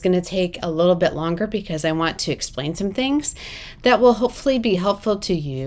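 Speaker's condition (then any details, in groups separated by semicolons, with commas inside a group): No condition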